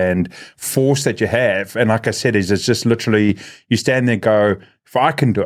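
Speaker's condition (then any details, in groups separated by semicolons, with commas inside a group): No condition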